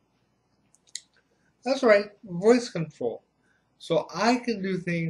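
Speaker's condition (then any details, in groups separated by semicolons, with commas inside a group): Cerebral palsy; reliable voice, uses voice control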